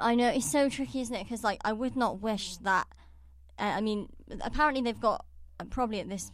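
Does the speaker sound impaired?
Yes: cleft palate; congenital cleft palate, bottle fed as infant, could not breastfeed or eat.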